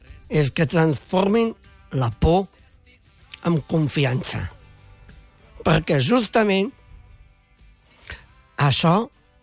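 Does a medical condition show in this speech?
Yes: Down syndrome; congenital, present from birth, extra chromosome.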